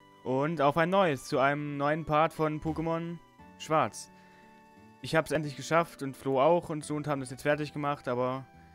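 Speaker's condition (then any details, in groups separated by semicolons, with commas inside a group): No condition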